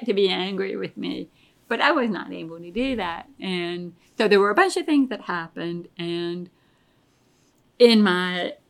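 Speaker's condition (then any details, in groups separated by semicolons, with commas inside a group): Deafness; relies on hearing aids and lip reading, pretty bad tinnitus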